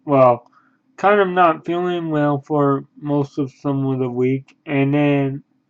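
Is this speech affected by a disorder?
Yes: cerebral palsy.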